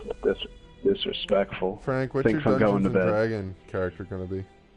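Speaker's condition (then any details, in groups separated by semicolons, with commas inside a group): No condition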